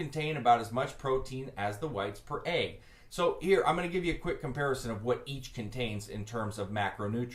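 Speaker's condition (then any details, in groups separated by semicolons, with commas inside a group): No condition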